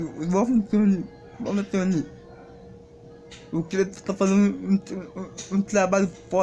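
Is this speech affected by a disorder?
Yes: cerebral palsy.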